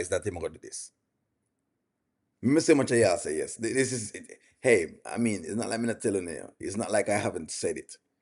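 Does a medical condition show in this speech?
No.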